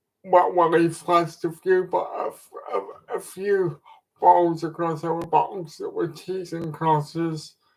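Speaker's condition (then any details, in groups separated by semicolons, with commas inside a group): Cerebral palsy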